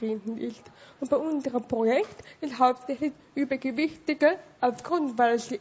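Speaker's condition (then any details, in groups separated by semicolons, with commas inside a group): Severe hearing loss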